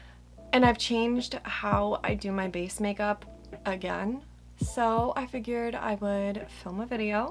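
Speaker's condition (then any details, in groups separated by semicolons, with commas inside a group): No condition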